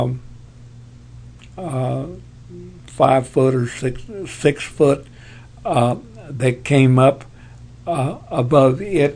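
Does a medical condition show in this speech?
Yes: Parkinson's; tremors as early symptom.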